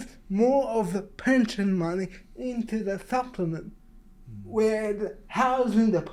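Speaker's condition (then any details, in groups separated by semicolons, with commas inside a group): Cerebral palsy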